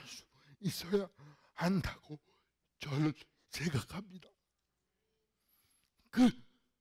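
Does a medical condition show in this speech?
Yes: cerebral palsy; fairly severe in childhood.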